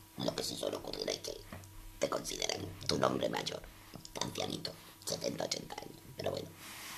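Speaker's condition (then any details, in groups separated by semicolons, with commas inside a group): Total laryngectomy; laryngeal cancer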